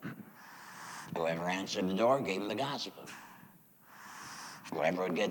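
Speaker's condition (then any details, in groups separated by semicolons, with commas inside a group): Laryngectomy; says used to serve God with voice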